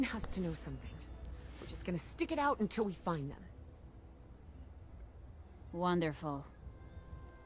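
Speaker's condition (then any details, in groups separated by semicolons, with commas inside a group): No condition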